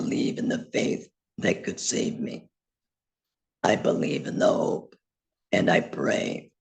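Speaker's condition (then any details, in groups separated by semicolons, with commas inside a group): Laryngectomy; voice prosthesis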